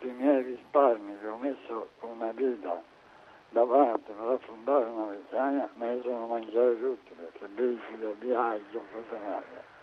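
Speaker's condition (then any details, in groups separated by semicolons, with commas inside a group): Amyotrophic lateral sclerosis; diagnosed after medical visits and diagnostic exams, diagnosis made quickly by 35-year-old researcher, currently 58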